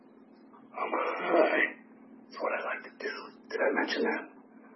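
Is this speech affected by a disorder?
Yes: tracheotomy; tracheotomy still in place.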